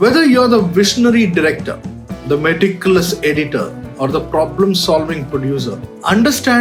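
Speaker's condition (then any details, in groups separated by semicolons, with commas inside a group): No condition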